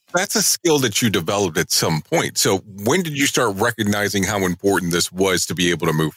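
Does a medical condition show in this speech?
No.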